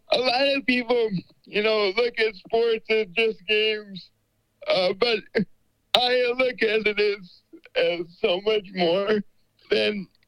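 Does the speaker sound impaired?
Yes: cerebral palsy; uses wheelchair, limited wheelchair mobility.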